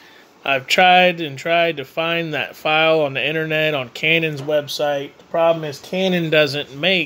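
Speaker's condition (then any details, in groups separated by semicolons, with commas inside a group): No condition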